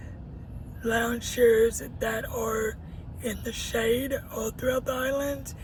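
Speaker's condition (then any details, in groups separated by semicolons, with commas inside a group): Cerebral palsy; uses a wheelchair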